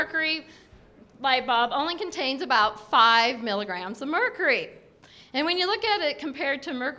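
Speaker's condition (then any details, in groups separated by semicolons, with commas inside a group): No condition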